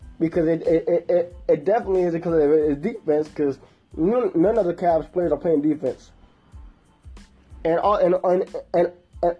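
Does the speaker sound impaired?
Yes: stuttering; may stutter during podcast; here repeated sounds, repeated words, prolonged sounds.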